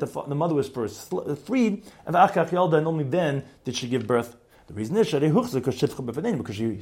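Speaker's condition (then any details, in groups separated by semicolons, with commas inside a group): No condition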